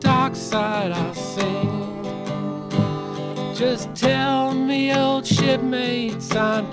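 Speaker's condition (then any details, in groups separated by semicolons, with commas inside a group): No condition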